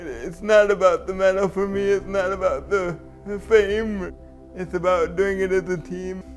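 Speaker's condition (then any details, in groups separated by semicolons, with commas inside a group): Cerebral palsy; diagnosed at three weeks old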